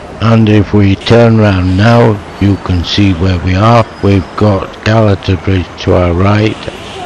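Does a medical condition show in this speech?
Yes: motor neuron disease.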